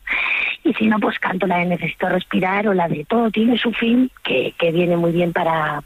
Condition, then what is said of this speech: Vocal nodules. Sí, pero bueno, cuando se me pone rota ya la voz, pues ya tiro por Bonnie Tyler o tiro por Joaquín Sabina o tengo mis recursos.